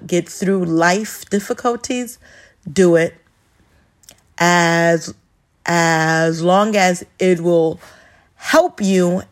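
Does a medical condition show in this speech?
Yes: stuttering; traumatic brain injury; stumbles on words, may ramble; here repeated words, blocks.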